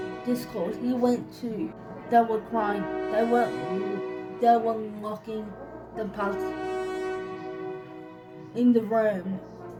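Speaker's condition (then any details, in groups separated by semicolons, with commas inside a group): Cerebral palsy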